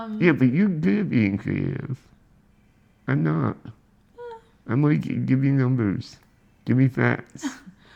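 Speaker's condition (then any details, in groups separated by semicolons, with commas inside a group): Spinal muscular atrophy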